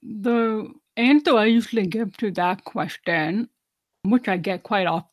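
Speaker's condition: Deafness, 99% hearing loss

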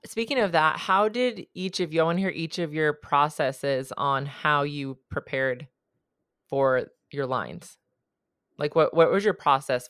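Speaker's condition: No condition

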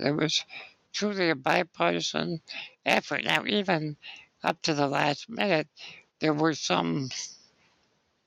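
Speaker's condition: Spinal muscular atrophy; 60 years old

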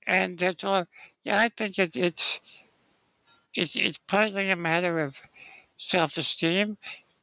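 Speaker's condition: Spinal muscular atrophy; age 60

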